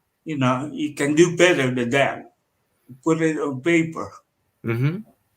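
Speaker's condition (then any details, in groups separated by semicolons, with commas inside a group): Cerebral palsy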